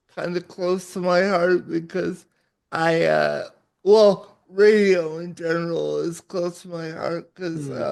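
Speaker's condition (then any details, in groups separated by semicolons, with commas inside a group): Cerebral palsy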